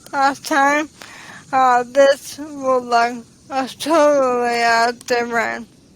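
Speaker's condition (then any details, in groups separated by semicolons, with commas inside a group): ALS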